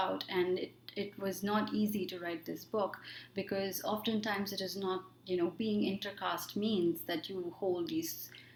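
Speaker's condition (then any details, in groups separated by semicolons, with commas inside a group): No condition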